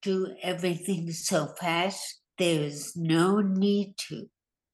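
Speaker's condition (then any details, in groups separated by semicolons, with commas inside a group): Hemorrhagic stroke; trouble putting thoughts into language, brain works faster than tongue, hard getting words out quickly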